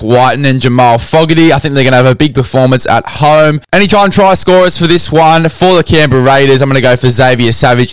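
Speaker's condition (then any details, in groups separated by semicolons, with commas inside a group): No condition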